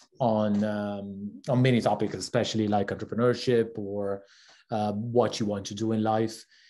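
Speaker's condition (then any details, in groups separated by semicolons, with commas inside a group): No condition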